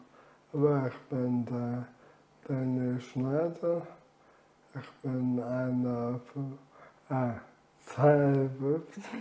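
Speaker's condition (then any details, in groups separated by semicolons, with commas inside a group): Amyotrophic lateral sclerosis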